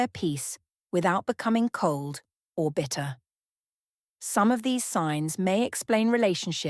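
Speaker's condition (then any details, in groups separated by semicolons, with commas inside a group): No condition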